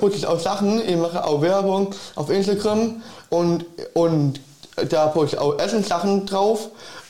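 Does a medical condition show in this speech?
Yes: Down syndrome.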